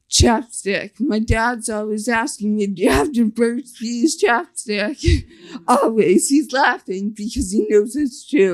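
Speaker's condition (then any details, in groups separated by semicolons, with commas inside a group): Facial paralysis (nf2-swn)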